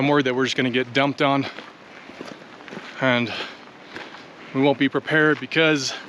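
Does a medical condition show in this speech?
No.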